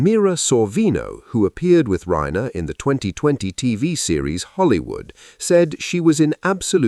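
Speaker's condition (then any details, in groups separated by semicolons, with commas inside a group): No condition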